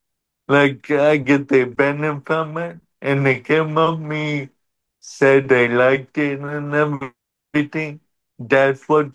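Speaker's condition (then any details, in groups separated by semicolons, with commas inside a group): Cerebral palsy; wheelchair over the years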